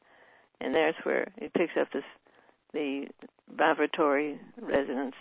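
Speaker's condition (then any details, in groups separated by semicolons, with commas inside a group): Parkinson's disease; shaky voice, voice getting better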